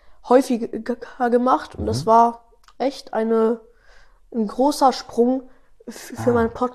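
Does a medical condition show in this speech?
Yes: stuttering; age 12; stuttering a lot now while talking about stuttering; fluent singing with melody, stutters rapping without melody, little in podcast episodes, often fast, better slower; here prolonged sounds, blocks.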